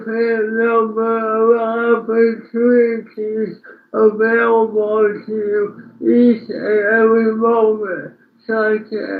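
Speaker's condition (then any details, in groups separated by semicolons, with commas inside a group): Speech impairment after birth surgery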